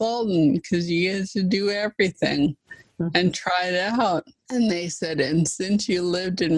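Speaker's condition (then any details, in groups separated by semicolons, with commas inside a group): ALS (Lou Gehrig's disease); fast progressing form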